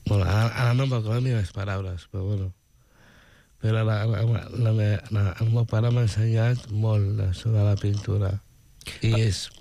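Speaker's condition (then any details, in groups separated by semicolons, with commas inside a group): Down syndrome; intellectual disability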